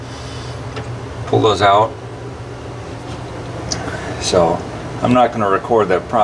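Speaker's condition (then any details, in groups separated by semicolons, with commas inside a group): No condition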